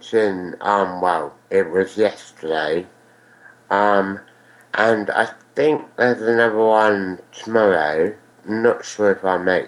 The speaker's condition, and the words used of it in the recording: Ataxia. For instance, you were saying about your speech, mobility, moving and things, and sometimes you get quite dizzy when you're walking and stuff.